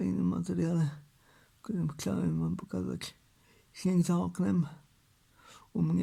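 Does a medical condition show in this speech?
Yes: cerebral palsy; uses wheelchair.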